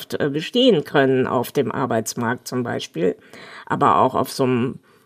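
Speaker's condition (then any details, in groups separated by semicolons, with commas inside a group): No condition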